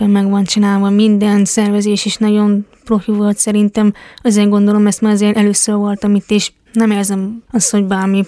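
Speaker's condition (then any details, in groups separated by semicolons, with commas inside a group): Hearing impairment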